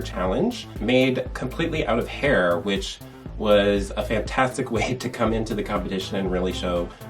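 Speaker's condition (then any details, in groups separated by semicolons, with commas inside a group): No condition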